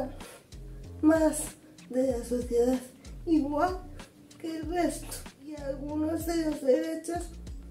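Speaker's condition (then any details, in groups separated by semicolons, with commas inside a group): Cerebral palsy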